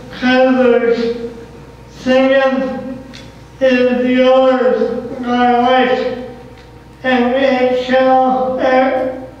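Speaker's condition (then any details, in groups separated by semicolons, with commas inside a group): Cerebral palsy; can be difficult to understand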